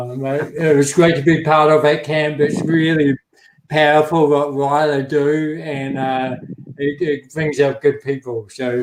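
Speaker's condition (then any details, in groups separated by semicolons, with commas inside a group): Cerebral palsy; affects speech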